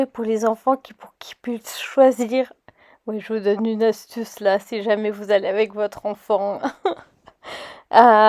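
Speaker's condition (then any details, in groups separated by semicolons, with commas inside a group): No condition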